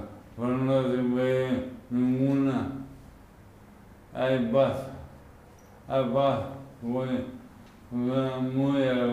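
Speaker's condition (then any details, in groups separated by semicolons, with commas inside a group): Amyotrophic lateral sclerosis; speech onset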